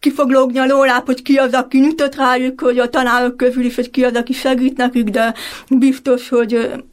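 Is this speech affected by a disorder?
Yes: deafblindness (hearing impairment); telescope from Mária Utca eye clinic.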